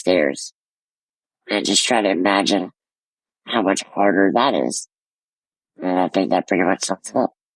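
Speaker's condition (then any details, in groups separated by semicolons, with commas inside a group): Muscular dystrophy; congenital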